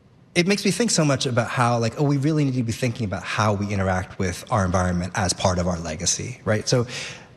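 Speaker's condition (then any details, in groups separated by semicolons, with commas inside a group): No condition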